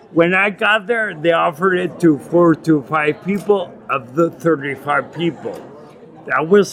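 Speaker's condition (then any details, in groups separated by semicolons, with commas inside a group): Acquired ataxia with dysarthria, acquired; Lance-Adams syndrome; difficult articulation, speaking feels like elephant on chest, gets winded, bites tongue 2-3 times daily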